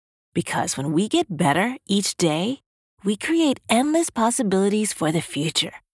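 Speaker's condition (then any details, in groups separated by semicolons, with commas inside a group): No condition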